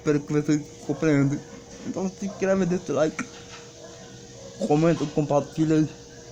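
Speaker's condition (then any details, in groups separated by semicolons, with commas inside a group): Cerebral palsy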